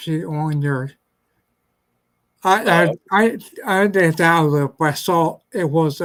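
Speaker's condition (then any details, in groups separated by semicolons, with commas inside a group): Ataxia; black spot on cerebellum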